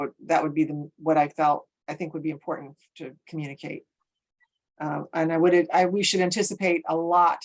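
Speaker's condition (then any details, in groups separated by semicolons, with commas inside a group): No condition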